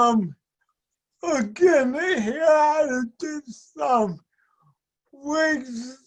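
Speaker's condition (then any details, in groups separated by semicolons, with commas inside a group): Speech and mobility impairment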